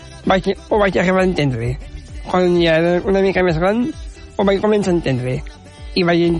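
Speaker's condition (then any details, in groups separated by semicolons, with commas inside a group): Down syndrome; adult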